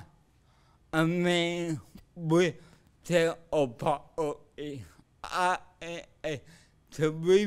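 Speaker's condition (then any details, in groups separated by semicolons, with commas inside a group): Cerebral palsy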